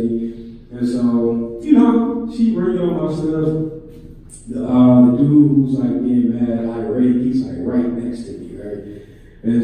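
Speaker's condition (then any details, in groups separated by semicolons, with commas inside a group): No condition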